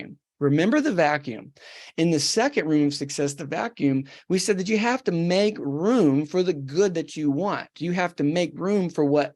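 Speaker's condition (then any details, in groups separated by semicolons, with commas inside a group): No condition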